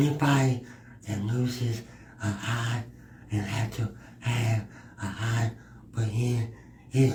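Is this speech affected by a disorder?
Yes: cerebral palsy.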